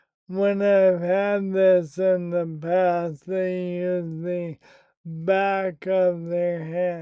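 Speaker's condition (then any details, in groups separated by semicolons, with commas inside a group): Primary lateral sclerosis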